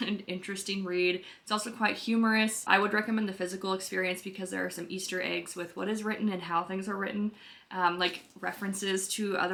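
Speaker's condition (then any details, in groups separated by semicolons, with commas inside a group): No condition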